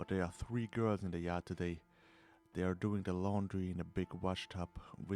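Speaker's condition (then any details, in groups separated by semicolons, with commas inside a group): No condition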